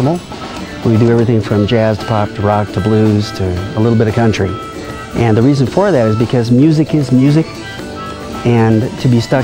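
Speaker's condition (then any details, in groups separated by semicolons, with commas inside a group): No condition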